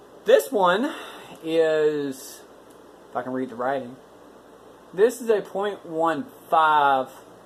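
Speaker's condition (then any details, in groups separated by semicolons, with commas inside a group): No condition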